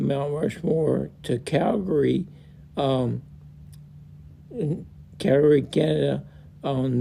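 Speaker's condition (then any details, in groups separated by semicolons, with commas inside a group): Multiple system atrophy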